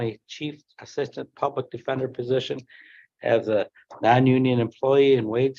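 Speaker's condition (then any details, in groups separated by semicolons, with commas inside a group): No condition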